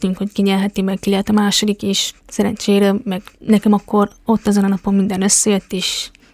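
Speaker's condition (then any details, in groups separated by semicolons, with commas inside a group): Deafness; congenital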